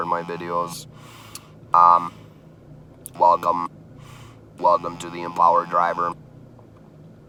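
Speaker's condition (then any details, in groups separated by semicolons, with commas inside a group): Laryngectomy after laryngeal cancer, voice prosthesis; laryngectomy and tracheostomy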